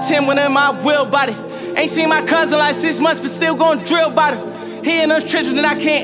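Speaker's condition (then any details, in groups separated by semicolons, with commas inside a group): No condition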